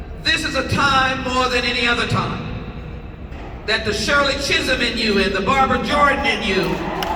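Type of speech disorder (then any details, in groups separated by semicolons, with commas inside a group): None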